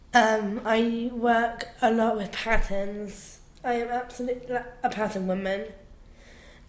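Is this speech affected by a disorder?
Yes: Down syndrome; down syndrome since birth.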